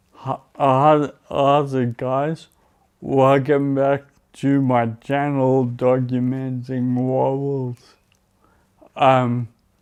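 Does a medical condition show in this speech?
Yes: Friedreich's ataxia.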